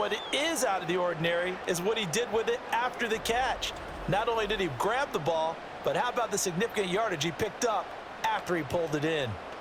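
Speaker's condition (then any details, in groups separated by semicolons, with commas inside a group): No condition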